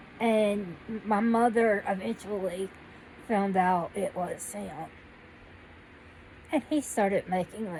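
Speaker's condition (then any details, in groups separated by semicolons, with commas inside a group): Cerebral palsy; needs crutches to walk, no teeth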